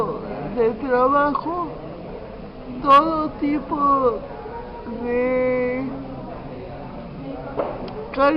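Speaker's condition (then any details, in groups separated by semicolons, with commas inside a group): Cerebral palsy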